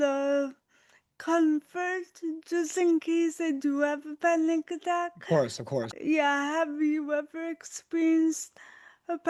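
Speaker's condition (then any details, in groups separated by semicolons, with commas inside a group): Dystonia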